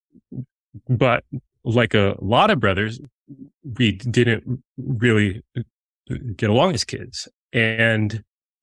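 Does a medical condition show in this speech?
Yes: stuttering; audible stuttering during interviews, noticed by listeners; here prolonged sounds.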